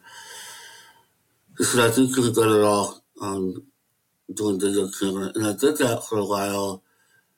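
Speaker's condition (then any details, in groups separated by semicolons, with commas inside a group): Möbius syndrome; no facial expressions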